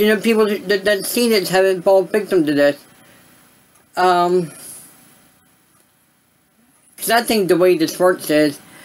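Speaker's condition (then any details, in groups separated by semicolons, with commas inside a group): Cerebral palsy; voice sound affected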